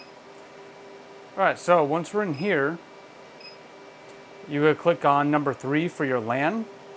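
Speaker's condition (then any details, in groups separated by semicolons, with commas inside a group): No condition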